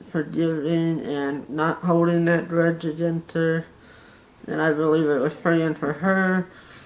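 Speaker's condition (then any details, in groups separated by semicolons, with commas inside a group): Facial paralysis; does not talk plainly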